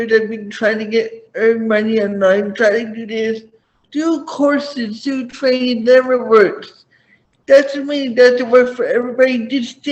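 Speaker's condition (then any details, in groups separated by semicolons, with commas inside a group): Cerebral palsy; did not talk until about age five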